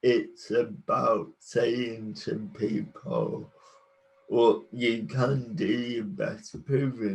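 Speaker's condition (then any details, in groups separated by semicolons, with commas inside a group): Cerebral palsy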